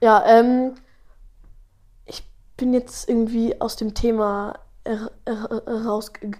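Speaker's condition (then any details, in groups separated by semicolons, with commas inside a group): Stuttering; kassler stottertherapie, fluency shaping, daily home practice, parents trained, among most severe in group; age twelve, speaks better when slower; stutters much here, none singing melodies, some rapping without melody, little in own podcast, often fast; prolonged sounds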